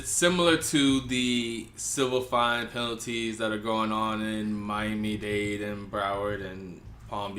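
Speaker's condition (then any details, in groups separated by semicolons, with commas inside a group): No condition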